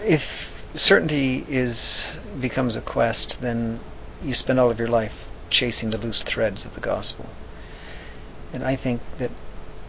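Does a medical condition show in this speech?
No.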